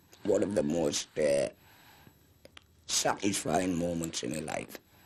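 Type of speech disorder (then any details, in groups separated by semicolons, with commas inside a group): Oesophageal speech; laryngectomy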